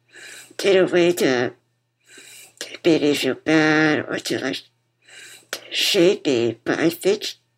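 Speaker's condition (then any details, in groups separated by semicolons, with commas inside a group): Muscular dystrophy; wheelchair user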